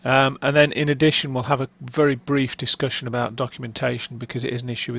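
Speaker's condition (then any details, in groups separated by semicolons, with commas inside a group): No condition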